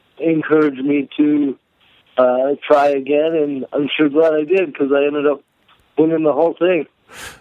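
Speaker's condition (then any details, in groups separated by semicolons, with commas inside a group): Cerebral palsy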